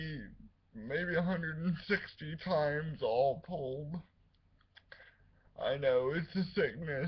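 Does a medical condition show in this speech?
Yes: cerebral palsy; speaks slower at times.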